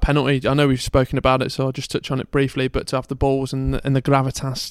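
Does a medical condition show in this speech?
No.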